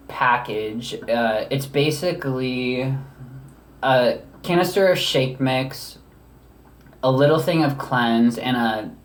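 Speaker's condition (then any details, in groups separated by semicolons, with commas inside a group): No condition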